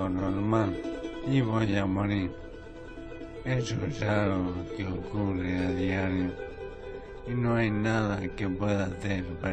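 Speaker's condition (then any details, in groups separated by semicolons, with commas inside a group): ALS; late stage, near death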